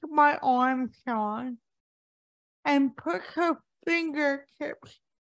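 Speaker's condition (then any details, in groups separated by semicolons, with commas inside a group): Cerebral palsy; impaired speech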